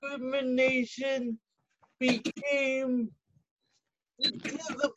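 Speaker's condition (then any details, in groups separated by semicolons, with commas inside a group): Cerebral palsy; cerebral palsy since childhood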